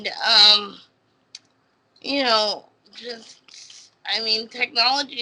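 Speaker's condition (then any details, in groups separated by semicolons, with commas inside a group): Cerebral palsy; speech therapy in childhood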